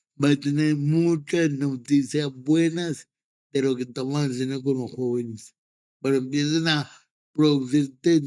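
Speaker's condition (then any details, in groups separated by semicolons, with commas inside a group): Cerebral palsy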